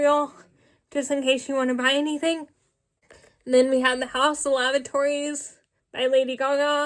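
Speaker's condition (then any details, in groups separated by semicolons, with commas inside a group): Cerebral palsy, spastic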